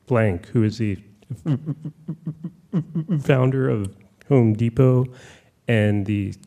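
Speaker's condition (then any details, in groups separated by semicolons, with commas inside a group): Stuttering; present since at least ninth grade; blocks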